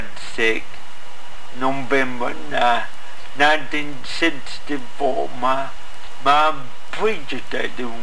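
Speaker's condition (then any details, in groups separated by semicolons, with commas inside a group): Cerebral palsy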